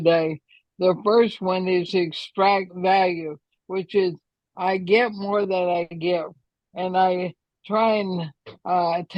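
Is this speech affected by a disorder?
Yes: ALS.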